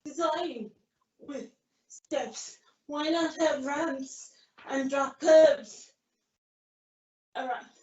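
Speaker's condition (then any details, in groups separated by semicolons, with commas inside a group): Cerebral palsy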